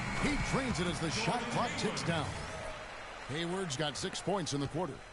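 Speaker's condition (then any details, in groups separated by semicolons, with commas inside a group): No condition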